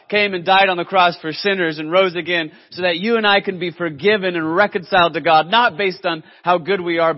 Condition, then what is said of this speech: No condition.